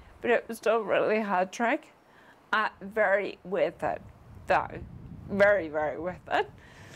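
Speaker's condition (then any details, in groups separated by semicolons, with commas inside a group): Friedreich's ataxia; progressive nervous system breakdown, cardiomyopathy, minor stroke; wheelchair, about 20 years since onset, began with balance loss; expects loss of speech and self-feeding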